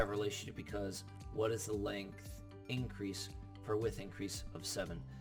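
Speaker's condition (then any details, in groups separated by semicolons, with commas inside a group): No condition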